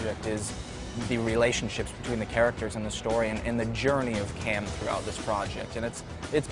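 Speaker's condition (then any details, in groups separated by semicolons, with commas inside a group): No condition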